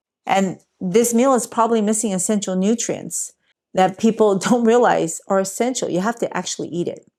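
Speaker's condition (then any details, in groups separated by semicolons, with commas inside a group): No condition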